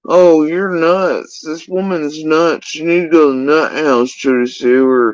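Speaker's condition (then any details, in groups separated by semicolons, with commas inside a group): Facial paralysis after surgery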